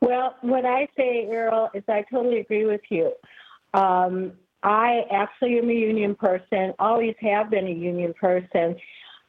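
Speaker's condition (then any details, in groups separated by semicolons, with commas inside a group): No condition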